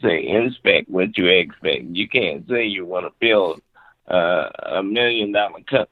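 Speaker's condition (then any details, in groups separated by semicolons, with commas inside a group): Cerebral palsy; speech sounds drunk or high to listeners, explains this upfront when phoning people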